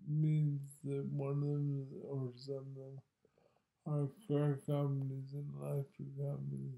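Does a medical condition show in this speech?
Yes: multiple sclerosis.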